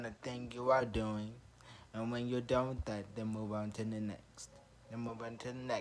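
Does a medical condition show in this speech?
Yes: traumatic brain injury.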